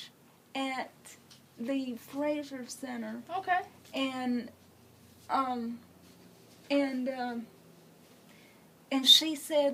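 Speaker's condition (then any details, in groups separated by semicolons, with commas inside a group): Cerebral palsy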